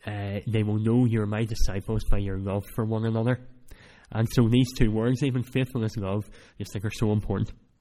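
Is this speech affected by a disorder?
Yes: cleft palate; speech not that clear at times.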